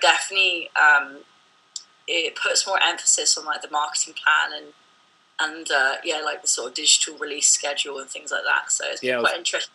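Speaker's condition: No condition

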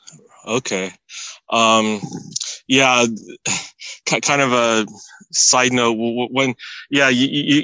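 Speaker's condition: Stuttering; stuttering since at least high school; repeated sounds

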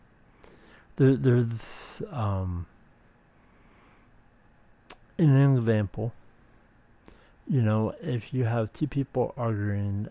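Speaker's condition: Speech impediment

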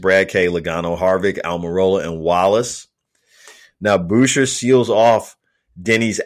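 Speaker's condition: No condition

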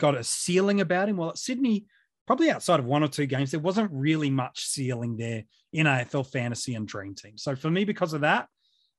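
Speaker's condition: No condition

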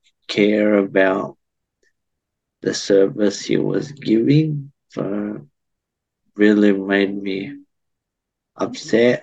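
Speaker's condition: Cerebral palsy

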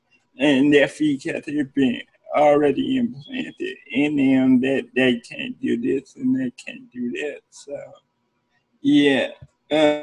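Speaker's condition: Cerebral palsy; present from birth

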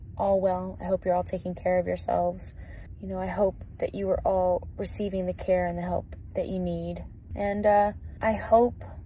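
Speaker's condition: No condition

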